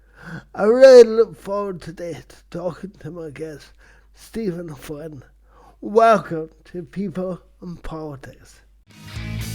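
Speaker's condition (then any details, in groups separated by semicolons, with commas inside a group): Cerebral palsy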